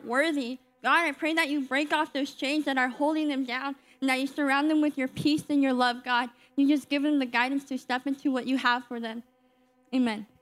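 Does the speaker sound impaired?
Yes: cleft lip and palate; congenital cleft lip and palate, 38 surgeries since birth, speech services offered; told from young age would not communicate as properly as others, formerly lacked confidence.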